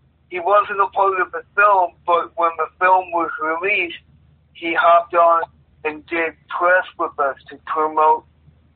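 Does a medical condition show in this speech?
Yes: cerebral palsy.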